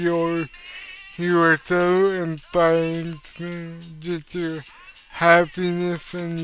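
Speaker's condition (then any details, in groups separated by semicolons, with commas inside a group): Cerebral palsy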